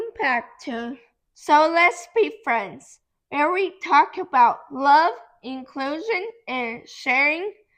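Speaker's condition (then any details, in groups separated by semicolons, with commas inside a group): Cerebral palsy; brain injury, poor muscle control throughout body; hard to talk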